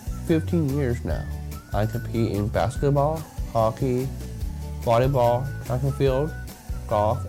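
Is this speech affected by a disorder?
Yes: Down syndrome.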